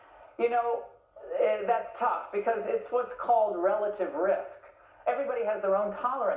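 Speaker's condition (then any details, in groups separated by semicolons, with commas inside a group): No condition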